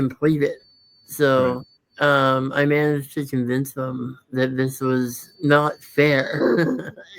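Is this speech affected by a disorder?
Yes: muscular dystrophy.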